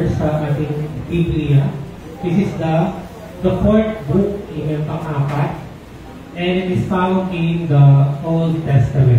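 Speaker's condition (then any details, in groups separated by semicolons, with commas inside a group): No condition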